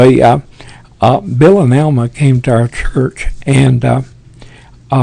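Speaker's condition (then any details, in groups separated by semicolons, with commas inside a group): Parkinson's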